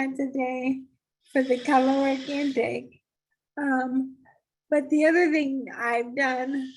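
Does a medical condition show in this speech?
Yes: ALS; losing weight despite eating.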